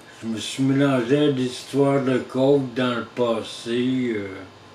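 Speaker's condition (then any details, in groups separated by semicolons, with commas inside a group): Traumatic brain injury; surgery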